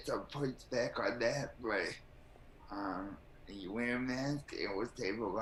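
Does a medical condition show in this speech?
Yes: cerebral palsy.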